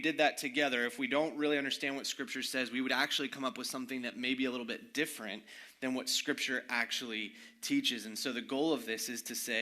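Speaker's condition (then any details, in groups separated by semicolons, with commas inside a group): No condition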